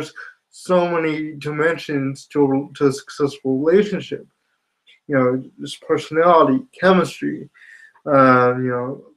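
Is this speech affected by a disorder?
Yes: spastic quadriplegia cerebral palsy.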